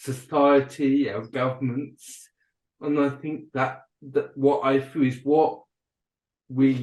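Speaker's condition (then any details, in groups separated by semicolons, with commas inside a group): Cerebral palsy and dyspraxia; diagnosed in last 18 months, with dyspraxia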